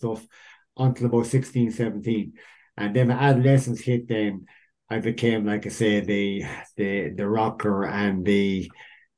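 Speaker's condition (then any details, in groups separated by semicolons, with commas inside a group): Cleft lip and palate; rhinoplasty likely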